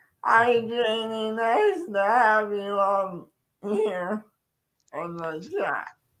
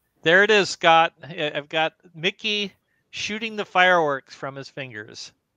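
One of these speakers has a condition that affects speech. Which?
The first: cerebral palsy.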